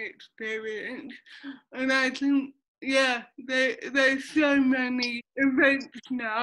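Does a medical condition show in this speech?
Yes: cerebral palsy.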